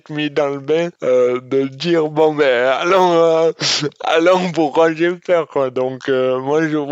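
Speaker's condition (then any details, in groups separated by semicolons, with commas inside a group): Dystonia; speech disorder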